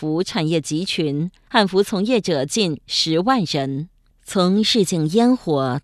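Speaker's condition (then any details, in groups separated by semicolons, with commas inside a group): No condition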